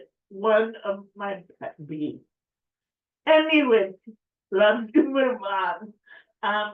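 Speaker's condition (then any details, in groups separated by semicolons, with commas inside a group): Cerebral palsy; affects speech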